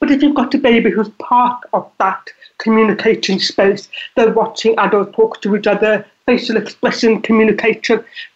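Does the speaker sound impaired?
Yes: deafness; deafness audible in voice.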